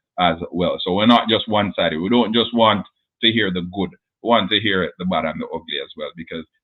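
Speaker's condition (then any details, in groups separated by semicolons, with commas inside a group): No condition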